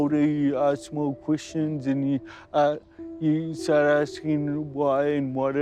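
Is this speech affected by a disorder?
Yes: cerebral palsy; mild form; mainly affects speech, slight speech impediment.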